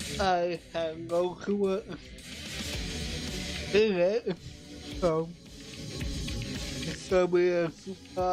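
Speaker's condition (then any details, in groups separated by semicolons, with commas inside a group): Cerebral palsy; affects voice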